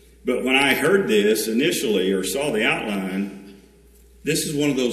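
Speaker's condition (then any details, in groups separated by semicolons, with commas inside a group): No condition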